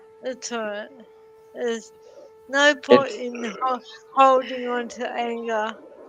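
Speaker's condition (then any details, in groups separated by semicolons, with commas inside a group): Cerebral palsy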